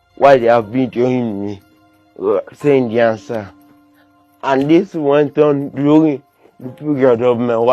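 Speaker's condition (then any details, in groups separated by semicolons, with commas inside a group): Cerebral palsy; limits movement and coordination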